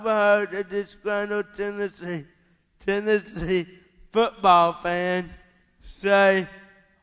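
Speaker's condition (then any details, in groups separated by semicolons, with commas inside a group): Cerebral palsy; caused by parents' lifestyle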